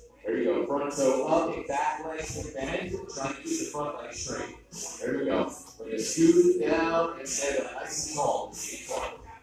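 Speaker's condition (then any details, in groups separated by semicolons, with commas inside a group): No condition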